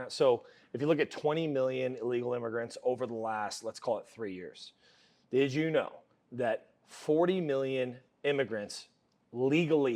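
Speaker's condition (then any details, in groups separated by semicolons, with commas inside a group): No condition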